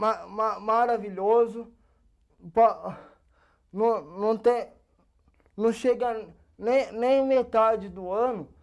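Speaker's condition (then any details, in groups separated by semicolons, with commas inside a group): Cerebral palsy; age 27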